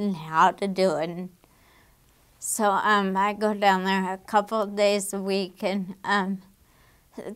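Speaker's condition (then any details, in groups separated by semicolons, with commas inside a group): Damaged diaphragm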